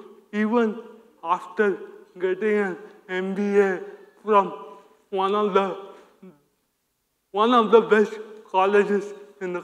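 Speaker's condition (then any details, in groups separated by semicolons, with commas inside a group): Cerebral palsy; from birth, affects body movements and speech; hinders speech, sounds childlike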